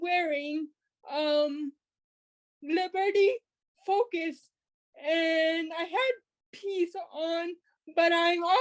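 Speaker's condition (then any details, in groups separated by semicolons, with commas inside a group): Quadriplegic cerebral palsy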